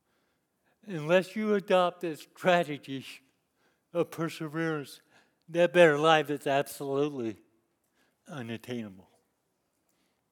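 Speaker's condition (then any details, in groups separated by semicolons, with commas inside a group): Cerebral palsy; lifelong disability since youth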